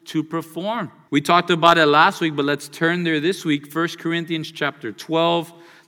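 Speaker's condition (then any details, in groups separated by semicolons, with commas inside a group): No condition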